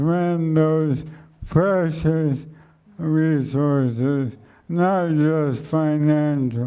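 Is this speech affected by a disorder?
Yes: ALS; speech slowed and softened.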